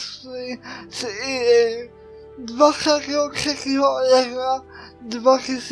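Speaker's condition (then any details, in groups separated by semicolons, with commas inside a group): Cerebral palsy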